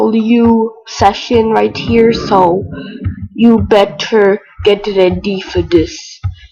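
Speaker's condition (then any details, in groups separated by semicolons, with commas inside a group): No condition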